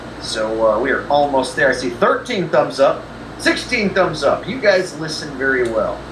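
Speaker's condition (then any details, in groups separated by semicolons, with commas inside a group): No condition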